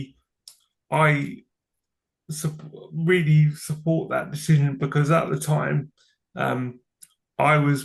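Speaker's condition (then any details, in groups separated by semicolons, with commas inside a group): Cerebral palsy; from birth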